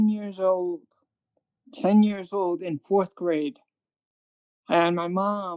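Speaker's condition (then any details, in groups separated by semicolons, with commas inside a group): Cerebral palsy; present from birth, hearing loss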